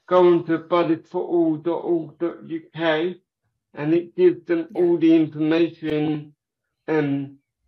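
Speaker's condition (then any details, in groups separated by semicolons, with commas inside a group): Cerebral palsy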